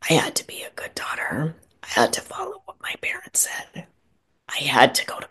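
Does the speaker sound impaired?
Yes: spasmodic dysphonia; neurological voice disorder, Vocal cord spasms seen on nasal scope, onset at speaking panel, cause unclear; voice dried then lost, vowels hard, at worst inaudible, hard to talk and breathe, long whispering.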